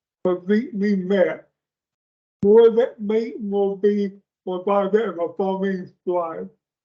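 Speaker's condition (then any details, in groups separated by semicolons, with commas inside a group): Speech impairment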